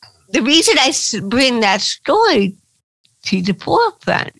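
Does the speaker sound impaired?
Yes: cerebral palsy; since birth.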